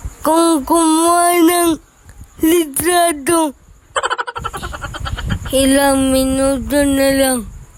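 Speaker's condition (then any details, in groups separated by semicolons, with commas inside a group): Cerebral palsy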